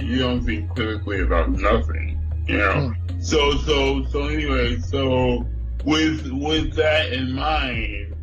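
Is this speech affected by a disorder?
Yes: cerebral palsy; cerebral palsy from birth.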